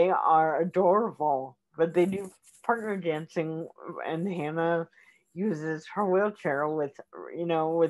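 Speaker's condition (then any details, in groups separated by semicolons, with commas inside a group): Cerebral palsy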